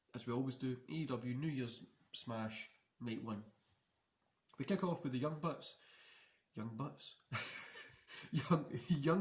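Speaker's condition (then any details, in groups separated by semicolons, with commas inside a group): No condition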